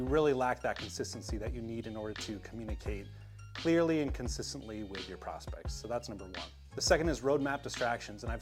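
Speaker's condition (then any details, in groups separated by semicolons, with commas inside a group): No condition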